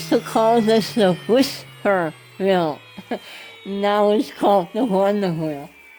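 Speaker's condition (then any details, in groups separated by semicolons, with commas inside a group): Head and neck cancer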